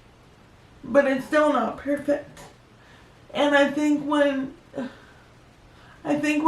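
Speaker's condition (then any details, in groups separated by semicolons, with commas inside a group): Cerebral palsy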